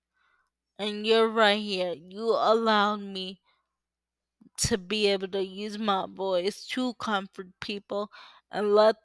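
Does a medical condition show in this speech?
Yes: cerebral palsy; uses power wheelchair.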